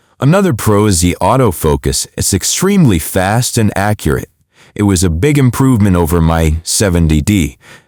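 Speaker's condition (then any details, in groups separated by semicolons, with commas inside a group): No condition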